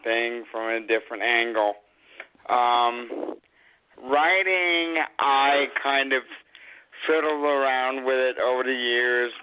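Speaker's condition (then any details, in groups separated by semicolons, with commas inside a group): Cerebral palsy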